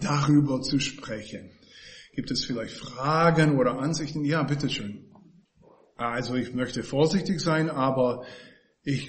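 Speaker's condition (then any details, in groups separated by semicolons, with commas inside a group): No condition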